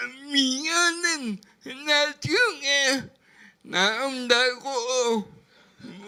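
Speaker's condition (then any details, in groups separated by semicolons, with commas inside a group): Brain lesion disability grade 1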